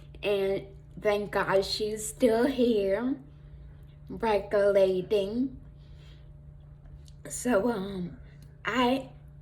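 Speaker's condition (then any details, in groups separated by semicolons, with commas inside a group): Traumatic brain injury; almost 10 years post injury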